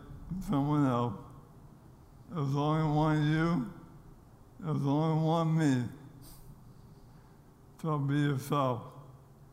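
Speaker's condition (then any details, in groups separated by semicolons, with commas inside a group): ALS; diagnosed during pro football career in Nashville after loss of strength, speed and weight; progressive, continuing to lose abilities, physically changed, seen crawling on stage, fears last public speech; losing ability to speak clearly, voice does not sound as expected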